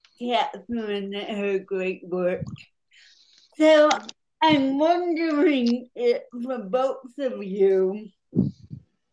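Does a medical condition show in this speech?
Yes: cerebral palsy; noticeably affected speech.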